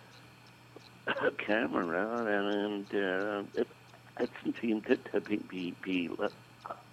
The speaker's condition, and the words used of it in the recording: Stuttering. As I said, if I stutter, I stutter, and that's all part of me being me, you know.